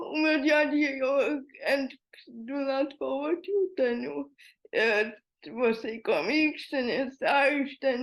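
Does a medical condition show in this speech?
Yes: cerebral palsy.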